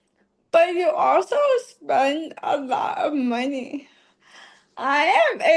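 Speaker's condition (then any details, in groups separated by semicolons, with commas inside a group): ALS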